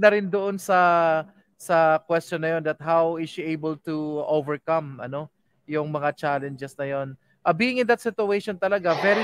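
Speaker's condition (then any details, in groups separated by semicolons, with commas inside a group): No condition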